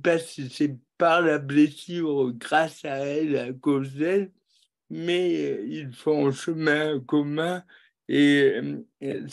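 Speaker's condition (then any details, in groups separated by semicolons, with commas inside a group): Cerebral palsy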